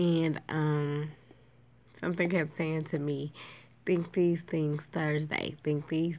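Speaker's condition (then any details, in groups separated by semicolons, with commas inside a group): Cerebral palsy, spastic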